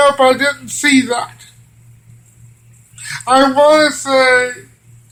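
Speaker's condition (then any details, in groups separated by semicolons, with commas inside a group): Cerebral palsy; from birth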